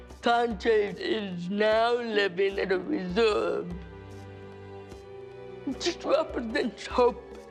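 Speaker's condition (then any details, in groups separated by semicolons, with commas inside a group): Cerebral palsy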